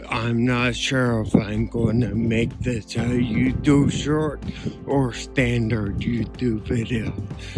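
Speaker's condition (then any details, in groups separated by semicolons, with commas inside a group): Ataxia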